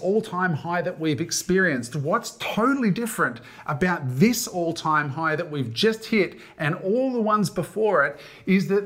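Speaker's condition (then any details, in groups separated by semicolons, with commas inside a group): No condition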